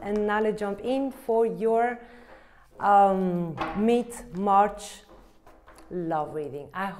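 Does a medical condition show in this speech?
No.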